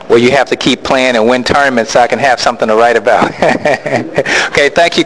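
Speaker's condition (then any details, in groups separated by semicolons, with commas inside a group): No condition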